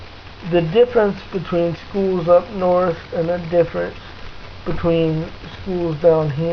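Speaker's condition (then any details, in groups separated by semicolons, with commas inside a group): Cerebral palsy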